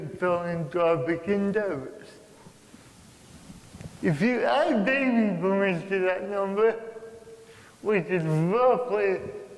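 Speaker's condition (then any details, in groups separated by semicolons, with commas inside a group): Cerebral palsy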